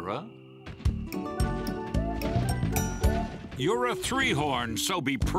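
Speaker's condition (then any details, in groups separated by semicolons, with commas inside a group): No condition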